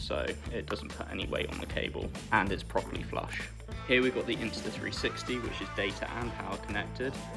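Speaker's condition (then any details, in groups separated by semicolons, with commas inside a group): No condition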